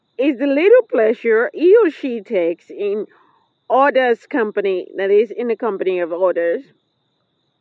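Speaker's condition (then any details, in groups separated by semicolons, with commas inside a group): No condition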